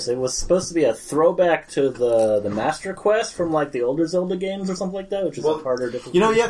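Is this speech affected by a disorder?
No.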